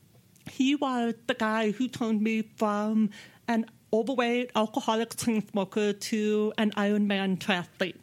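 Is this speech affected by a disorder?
Yes: deafness; speaks with own voice.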